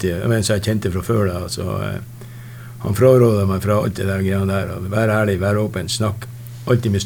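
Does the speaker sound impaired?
Yes: Parkinson's disease; about 6-7 years since onset, no family history, not yet advanced; some days with struggling, takes timed medication, does training.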